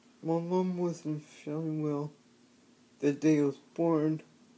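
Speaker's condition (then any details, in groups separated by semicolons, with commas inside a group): Cerebral palsy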